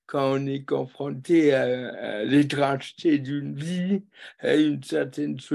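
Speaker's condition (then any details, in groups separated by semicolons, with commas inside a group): Cerebral palsy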